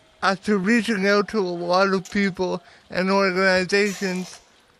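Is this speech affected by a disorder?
Yes: cerebral palsy; power wheelchair user.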